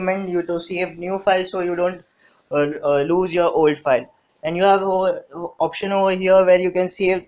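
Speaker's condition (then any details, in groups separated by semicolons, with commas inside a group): No condition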